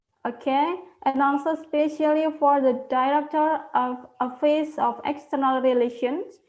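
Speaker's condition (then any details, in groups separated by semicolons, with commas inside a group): No condition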